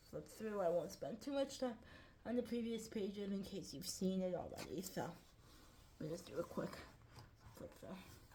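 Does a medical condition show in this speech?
Yes: cerebral palsy.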